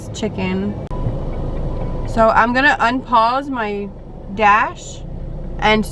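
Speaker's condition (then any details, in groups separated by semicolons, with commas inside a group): No condition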